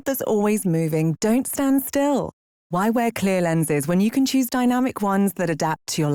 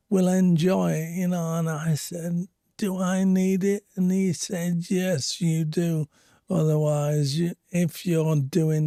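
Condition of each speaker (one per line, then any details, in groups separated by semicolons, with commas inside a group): No condition
Speech apraxia; disrupted brain signals to vocal cords; about 50% improved after therapy, fluency back; voice came and went, now much slower, singing voice affected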